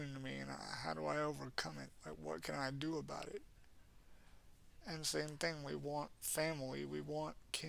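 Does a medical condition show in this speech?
Yes: cerebral palsy; has had speech therapy.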